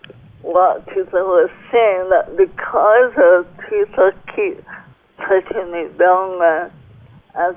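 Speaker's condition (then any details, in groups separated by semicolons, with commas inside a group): Cerebral palsy; speech impaired since childhood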